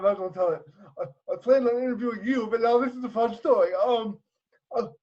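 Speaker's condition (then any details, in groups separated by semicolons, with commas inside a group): Cerebral palsy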